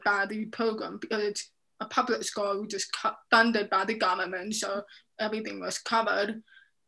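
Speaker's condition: Deafness, profound, severe; right hearing aid

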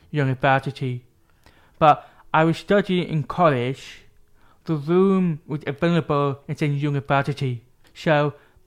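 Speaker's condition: Deafness with cochlear implants; age 26, hears nearby sounds not distant, therapy with Sarah using computer mouth-shape display ended

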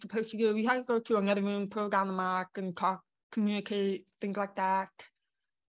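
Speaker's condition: Born deaf; congenital deafness

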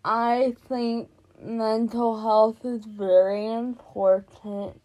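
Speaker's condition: Cerebral palsy; more jerking in class

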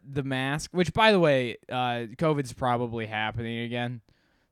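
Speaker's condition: No condition

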